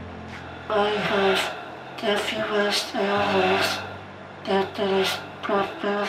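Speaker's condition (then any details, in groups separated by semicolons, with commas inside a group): ALS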